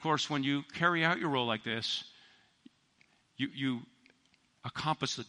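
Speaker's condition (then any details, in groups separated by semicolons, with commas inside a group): No condition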